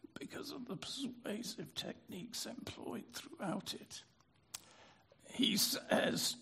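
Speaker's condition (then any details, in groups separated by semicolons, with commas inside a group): Spasmodic dysphonia; spasmodic dystonia subtype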